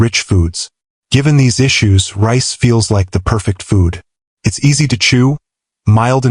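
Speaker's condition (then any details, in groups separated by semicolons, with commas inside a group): No condition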